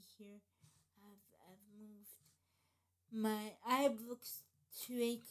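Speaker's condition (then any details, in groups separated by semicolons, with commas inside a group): Cerebral palsy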